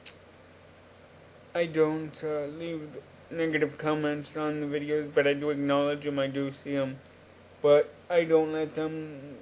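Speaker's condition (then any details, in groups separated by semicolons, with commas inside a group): Cerebral palsy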